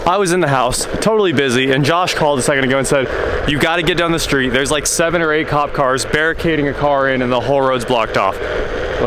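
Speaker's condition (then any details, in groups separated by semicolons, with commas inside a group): No condition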